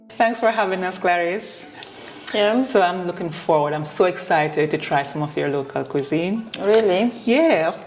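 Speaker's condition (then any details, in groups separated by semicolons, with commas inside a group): No condition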